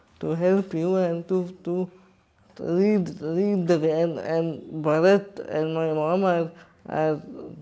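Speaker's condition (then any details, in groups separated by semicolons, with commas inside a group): Cerebral palsy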